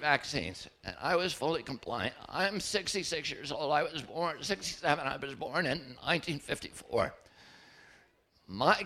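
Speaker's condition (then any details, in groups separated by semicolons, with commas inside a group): Spasmodic dystonia; onset at age 42, speaker attributes to yearly flu vaccine; voice trembles, formerly very strong voice, apologizes to audience for voice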